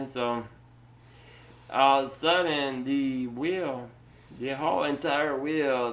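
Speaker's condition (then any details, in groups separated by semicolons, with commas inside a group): Duchenne muscular dystrophy; full-time bipap-like ventilator, steroids affected breathing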